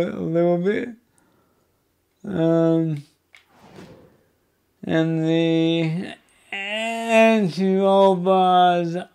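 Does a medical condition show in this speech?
Yes: cerebral palsy.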